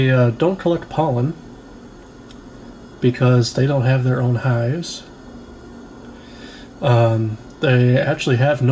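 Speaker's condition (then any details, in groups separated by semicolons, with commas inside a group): No condition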